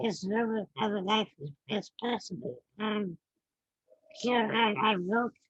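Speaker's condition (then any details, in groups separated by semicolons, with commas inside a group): Spinal muscular atrophy type 2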